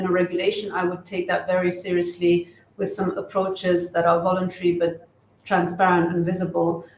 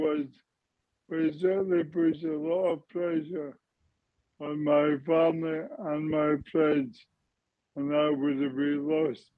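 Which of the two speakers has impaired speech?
The second: ALS / motor neurone disease; terminal, whole body affected, muscle wastage; about five years since diagnosis, needs help.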